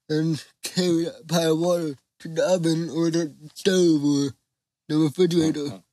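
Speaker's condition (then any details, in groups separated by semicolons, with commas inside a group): Cerebral palsy; knees cave, unpredictable body movements; improving stability and control with strength training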